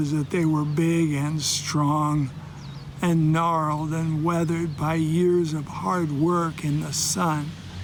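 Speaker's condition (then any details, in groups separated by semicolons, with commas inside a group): ALS; rapidly losing speech, breathing and eating problems, eye-gaze device ready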